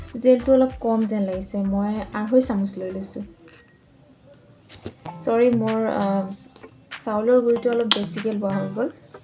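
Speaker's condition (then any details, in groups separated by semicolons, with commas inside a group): No condition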